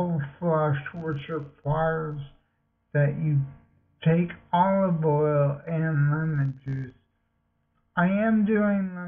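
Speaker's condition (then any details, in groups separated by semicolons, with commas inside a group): Multiple sclerosis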